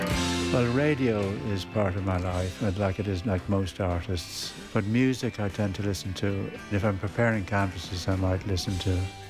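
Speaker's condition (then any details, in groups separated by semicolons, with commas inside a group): Parkinson's; progressive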